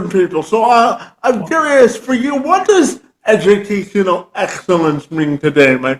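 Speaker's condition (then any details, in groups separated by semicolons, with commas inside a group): Cerebral palsy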